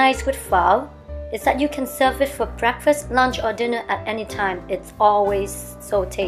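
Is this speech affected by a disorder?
No.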